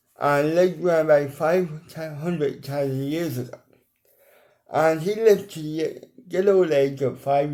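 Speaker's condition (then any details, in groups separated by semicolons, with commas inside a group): Cerebral palsy; mild, ataxic type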